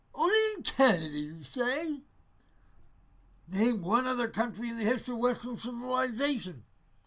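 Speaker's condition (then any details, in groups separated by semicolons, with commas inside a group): Parkinson's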